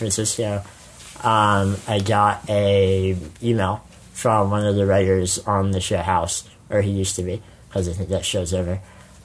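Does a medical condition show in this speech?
Yes: spinal muscular atrophy; jaw tires with prolonged speaking.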